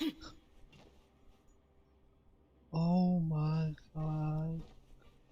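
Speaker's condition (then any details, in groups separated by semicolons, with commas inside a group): Cerebral palsy; affects voice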